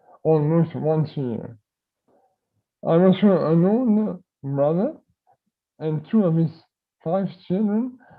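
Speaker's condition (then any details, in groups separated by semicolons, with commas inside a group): Myotonic dystrophy; type 1, adult onset; muscle weakness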